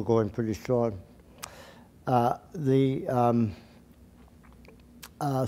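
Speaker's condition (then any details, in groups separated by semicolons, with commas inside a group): Tongue cancer surgery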